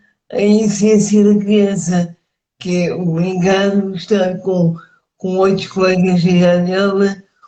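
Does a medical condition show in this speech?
Yes: cerebral palsy; speech affected.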